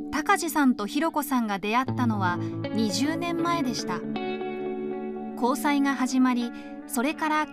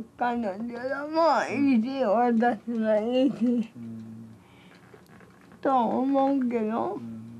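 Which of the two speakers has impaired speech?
The second: cerebral palsy; severe, only mouth moves, cannot sit unaided, wheelchair; age 42; unfamiliar listeners confused at first, understood after a while.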